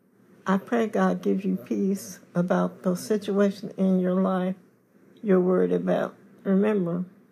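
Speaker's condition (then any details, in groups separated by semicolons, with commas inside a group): Cerebral palsy; cerebral palsy diagnosed at birth, confined to wheelchair, scoliosis, osteoporosis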